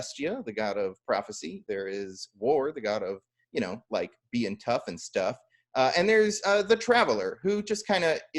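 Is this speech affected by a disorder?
No.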